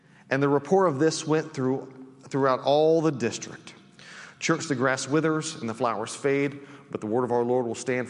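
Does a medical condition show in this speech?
No.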